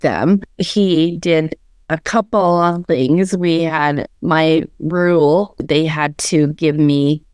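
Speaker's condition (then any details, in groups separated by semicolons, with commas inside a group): Aphasia; with apraxia; long found the word aphasia hard to say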